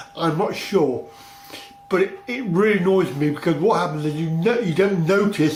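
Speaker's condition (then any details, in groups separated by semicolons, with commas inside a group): Cerebral palsy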